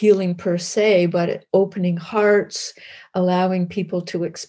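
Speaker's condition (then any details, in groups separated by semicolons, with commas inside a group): No condition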